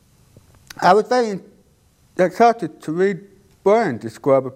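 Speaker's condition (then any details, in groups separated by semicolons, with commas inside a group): Deafness; cannot hear own voice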